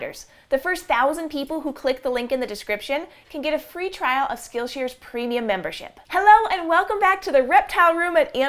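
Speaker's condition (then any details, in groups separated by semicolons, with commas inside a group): No condition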